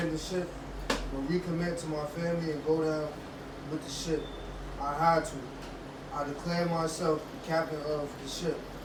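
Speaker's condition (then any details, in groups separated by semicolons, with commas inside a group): No condition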